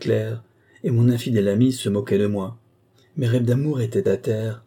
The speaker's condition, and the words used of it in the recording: No condition.